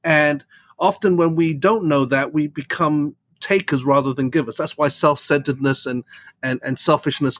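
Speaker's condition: No condition

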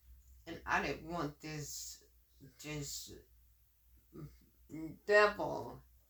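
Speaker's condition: Dysarthria; voice affected

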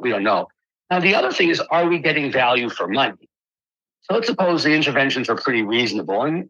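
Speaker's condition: No condition

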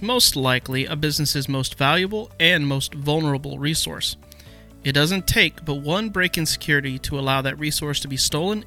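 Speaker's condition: No condition

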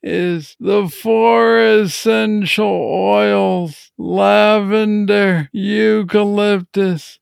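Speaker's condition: Parkinson's disease; slurred words when off

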